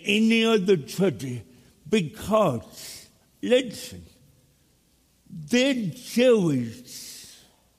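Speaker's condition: Cerebral palsy; speech impediment

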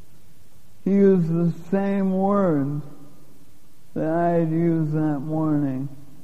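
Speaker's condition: Lou Gehrig's disease; given 3 to 5 years to live

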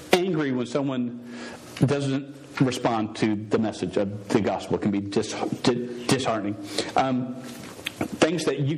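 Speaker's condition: Stuttering; long-standing stutter, present over 24 years, once fought calling to teach because unable to talk; says words would come out all wrong and different if he tried witnessing speech; repeated sounds, prolonged sounds, blocks

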